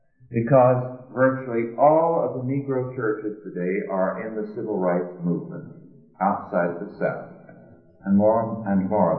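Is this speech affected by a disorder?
No.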